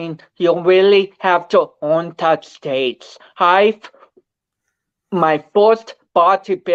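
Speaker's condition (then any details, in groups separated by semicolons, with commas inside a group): Cerebral palsy; speech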